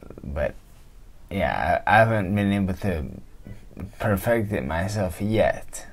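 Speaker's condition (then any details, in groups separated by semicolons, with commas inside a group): Traumatic brain injury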